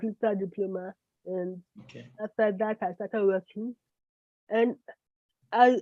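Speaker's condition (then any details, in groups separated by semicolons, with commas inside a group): Cerebral palsy; brain damage from untreated newborn jaundice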